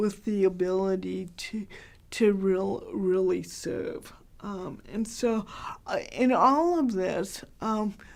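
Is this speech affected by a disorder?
Yes: cerebral palsy, mild; hard to understand.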